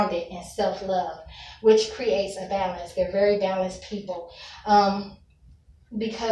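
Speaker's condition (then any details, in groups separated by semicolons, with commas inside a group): No condition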